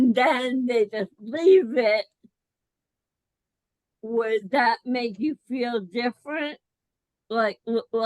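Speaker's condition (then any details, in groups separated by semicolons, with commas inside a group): Cerebral palsy; mainly small motor coordination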